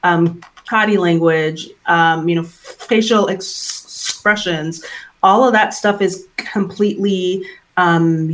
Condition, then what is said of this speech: Stuttering. So I'll go through times when I just don't feel like stuttering and I don't feel like putting myself, you know, in the position to stutter